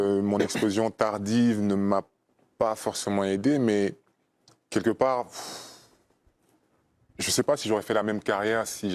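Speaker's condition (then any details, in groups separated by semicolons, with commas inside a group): No condition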